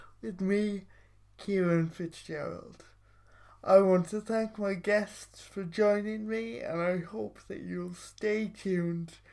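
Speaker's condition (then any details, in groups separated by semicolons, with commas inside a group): Cerebral palsy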